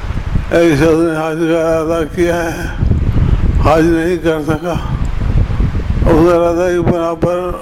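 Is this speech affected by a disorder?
Yes: difficulty speaking.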